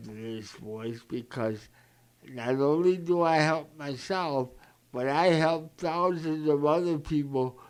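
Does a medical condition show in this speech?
Yes: cerebral palsy; present from birth.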